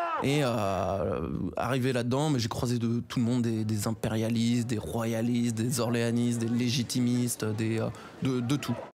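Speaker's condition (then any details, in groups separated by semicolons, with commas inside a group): No condition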